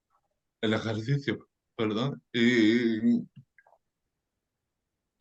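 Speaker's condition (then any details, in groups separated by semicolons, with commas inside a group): Cerebral palsy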